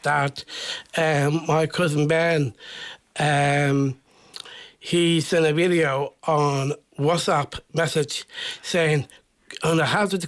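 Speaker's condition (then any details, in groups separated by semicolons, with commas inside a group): Down syndrome; intellectual disability, acting from age eight at rayfields, then speech and drama training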